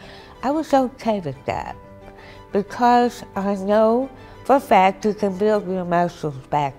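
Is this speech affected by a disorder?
Yes: tongue cancer surgery; aggressive squamous cell carcinoma, over half tongue removed, thigh-tissue reconstruction; post surgery and rehabilitation; speechless three months post-surgery, now slow, raspy voice, food manipulation difficult.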